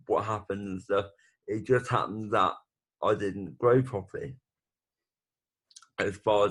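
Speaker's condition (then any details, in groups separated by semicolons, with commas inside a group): Brain bleed with facial paralysis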